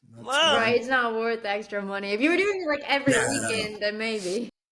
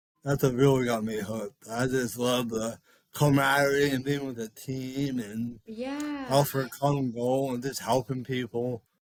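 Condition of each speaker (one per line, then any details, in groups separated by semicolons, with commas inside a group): No condition
Cerebral palsy; all four limbs, mainly upper body, coordination affected, implanted pump; childhood physical therapy, pump battery replaced periodically; speech affected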